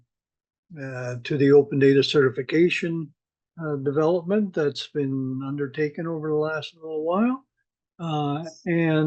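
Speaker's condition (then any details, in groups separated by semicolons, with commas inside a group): No condition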